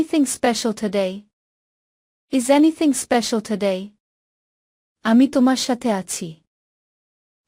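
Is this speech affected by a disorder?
No.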